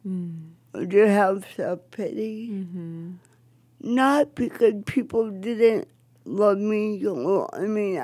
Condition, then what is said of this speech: Cerebral palsy. I have cerebral palsy. Okay. Which is not a sickness, but it just is a condition. Okay. That affects my speech and my movements.